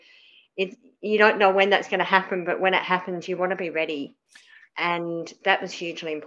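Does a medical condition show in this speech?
Yes: cleft palate; c for communication skills in primary school.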